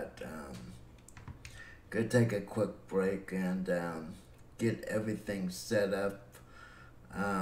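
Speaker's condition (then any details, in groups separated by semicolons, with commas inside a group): Cerebral palsy; affects muscle coordination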